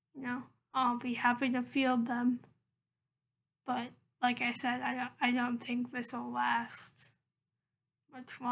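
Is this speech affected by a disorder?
Yes: cerebral palsy, mild.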